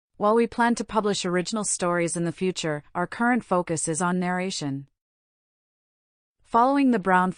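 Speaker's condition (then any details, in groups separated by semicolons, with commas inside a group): No condition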